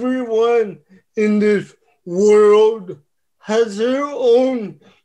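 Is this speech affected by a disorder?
Yes: cerebral palsy; reported to make cerebral palsy stronger.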